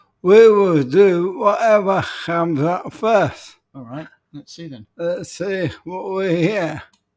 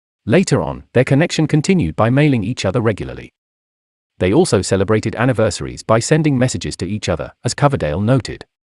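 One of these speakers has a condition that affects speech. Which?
The first: ALS; affects emotions, speech, right hand; voice may sound peculiar, speech somewhat affected.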